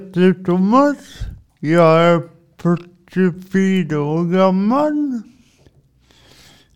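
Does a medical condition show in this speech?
Yes: cerebral palsy; from birth.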